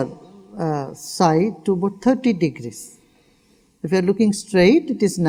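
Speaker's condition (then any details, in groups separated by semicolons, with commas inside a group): No condition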